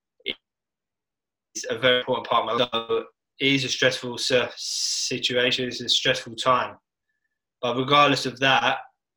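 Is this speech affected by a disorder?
Yes: stuttering; stressful period, speech not perfect during daily work calls and with family; good and bad speech days, ups and downs, speech not always brilliant; here repeated sounds, blocks.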